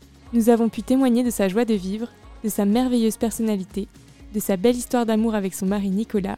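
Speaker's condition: No condition

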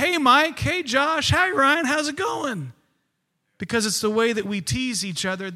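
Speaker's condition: No condition

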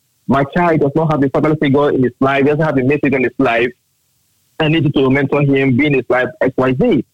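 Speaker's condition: No condition

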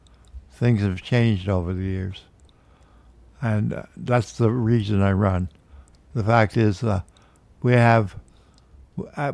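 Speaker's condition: Parkinson's disease; man aged 73

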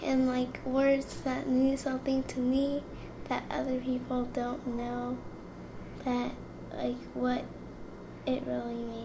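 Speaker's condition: Cerebral palsy; sometimes cannot keep up

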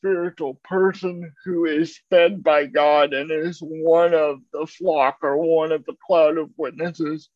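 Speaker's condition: Cerebral palsy; uses a wheelchair

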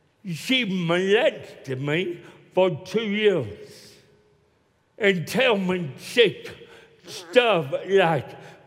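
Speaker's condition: Cerebral palsy; walks with limp

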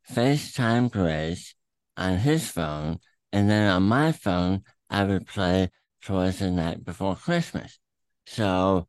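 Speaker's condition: Throat cancer, tumor through tongue, attached to epiglottis; eating issues from tongue tumor

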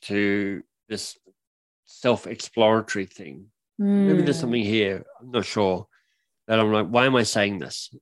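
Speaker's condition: Cleft lip and palate; surgery as a child

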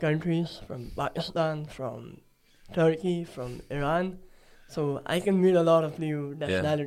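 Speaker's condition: Cleft palate; listeners try harder to understand

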